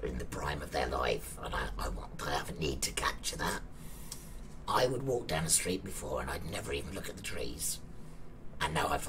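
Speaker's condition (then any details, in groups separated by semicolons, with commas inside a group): Laryngectomy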